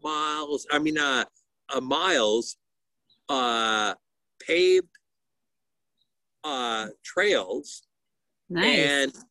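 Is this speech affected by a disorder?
Yes: aphasia; initially no talking, now halting telegraphic speech, many fillers and pauses, missing words.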